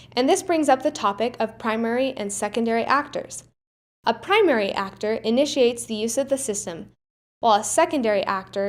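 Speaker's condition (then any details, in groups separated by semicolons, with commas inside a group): No condition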